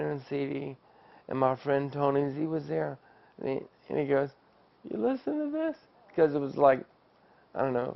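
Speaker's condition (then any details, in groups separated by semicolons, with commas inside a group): ALS; after diagnosis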